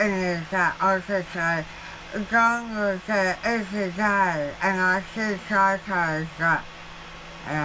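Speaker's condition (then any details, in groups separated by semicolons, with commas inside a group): Jaw cancer surgery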